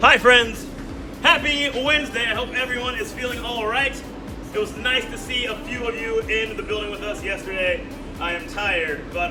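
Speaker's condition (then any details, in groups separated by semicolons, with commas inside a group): No condition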